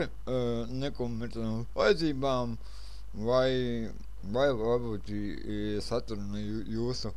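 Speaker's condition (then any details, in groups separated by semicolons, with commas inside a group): Cerebral palsy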